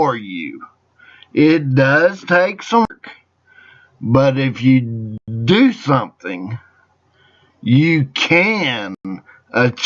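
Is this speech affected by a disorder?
Yes: traumatic brain injury.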